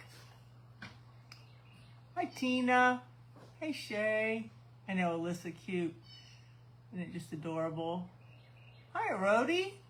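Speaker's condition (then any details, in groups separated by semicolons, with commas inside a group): No condition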